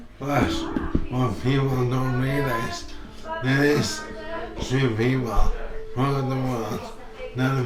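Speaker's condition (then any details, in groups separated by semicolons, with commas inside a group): Motor neurone disease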